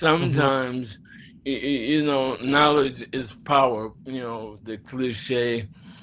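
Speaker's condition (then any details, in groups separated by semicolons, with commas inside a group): ALS; throat muscles affected, speech slowed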